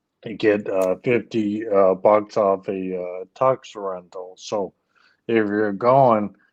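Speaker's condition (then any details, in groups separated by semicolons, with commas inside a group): ALS; leg onset, later arm weakness; speech issues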